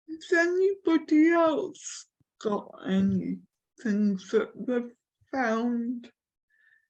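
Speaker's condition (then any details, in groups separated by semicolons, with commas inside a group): Cerebral palsy; from birth, affects limbs and neck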